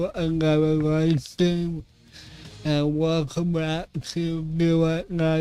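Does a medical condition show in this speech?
Yes: cerebral palsy; affects voice.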